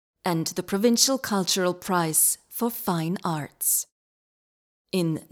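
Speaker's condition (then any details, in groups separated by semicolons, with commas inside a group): No condition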